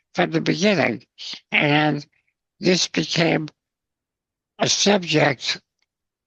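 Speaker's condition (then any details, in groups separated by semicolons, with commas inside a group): Spinal muscular atrophy; congenital, muscle weakness, wheelchair user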